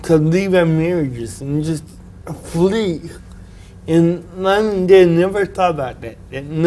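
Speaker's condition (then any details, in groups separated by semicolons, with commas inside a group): Cerebral palsy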